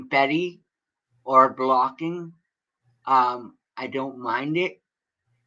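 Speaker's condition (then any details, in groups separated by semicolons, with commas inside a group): Cerebral palsy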